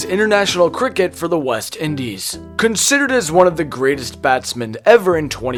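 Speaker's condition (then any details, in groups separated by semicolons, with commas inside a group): No condition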